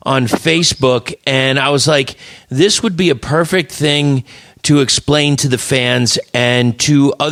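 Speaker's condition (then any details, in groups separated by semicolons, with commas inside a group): No condition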